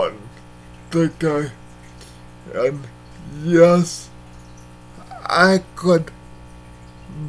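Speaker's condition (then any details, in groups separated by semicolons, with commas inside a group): Cerebral palsy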